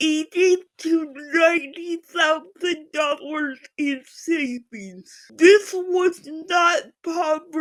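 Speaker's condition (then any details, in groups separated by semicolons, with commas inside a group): Physical speech impairment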